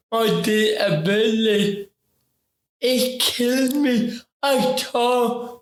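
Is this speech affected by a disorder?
Yes: ataxic cerebral palsy; affects talking.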